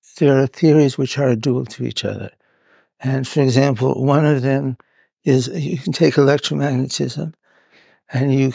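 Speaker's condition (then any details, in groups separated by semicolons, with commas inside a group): Parkinson's; needs to move about while filmed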